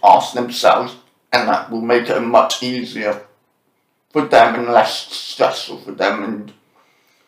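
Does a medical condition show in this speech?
Yes: profound deafness with cochlear implants, born profoundly deaf, cochlear implants; congenital profound deafness, no hearing until first cochlear implant at age 2, only one implant allowed then; hears about 60% of speech, captions, subtitles and lip reading help; speaks fairly clearly after smooth speech therapy, speech not always this clear.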